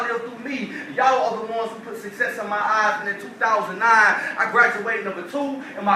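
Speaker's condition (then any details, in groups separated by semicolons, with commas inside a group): No condition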